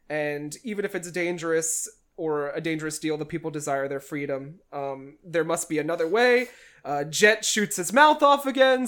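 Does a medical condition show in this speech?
No.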